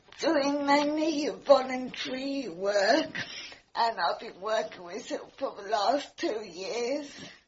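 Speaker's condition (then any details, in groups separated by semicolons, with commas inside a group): Cerebral palsy, affects all four limbs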